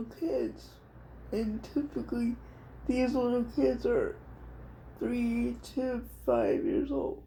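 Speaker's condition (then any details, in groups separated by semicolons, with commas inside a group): Cerebral palsy; speech somewhat affected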